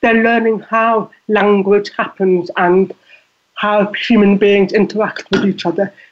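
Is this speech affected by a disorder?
Yes: deafness; deafness audible in voice.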